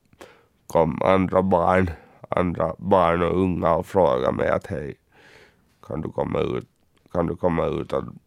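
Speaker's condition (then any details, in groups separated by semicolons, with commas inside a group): Cerebral palsy; uses wheelchair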